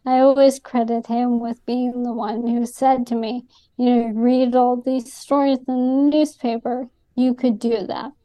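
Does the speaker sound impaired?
Yes: ALS; diagnosed by elimination over multiple years by Dr. Neil Snyder, Columbia University, atypical young woman; diagnosed within about past year, on the one approved ALS medication since diagnosis, symptom-directed treatments; speech affected by ALS, noticeable on podcasts and shows.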